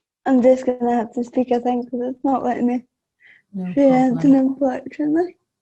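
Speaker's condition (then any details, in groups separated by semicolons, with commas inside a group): Cerebral palsy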